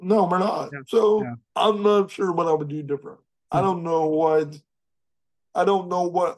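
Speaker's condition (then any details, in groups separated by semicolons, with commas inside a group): Cerebral palsy; jokes of having voice for print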